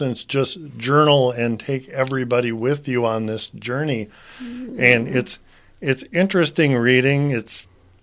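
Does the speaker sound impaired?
No.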